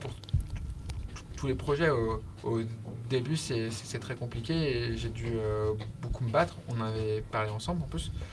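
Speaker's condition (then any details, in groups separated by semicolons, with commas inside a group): Stuttering; childhood onset, very severe stutter while growing up, one of several disabilities; repeated sounds, repeated words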